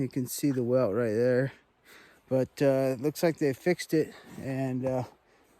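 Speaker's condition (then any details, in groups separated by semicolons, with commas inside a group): No condition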